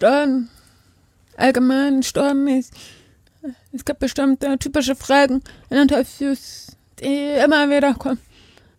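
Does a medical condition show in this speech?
Yes: deafness; not deaf from birth, attended hearing school, spoken first language, later learned sign language; lip-reads hosts without interpreter, cannot hear podcast, wears Zupack bass backpack at home; speaks and signs, bilingual, hearing people forget deafness because speaks.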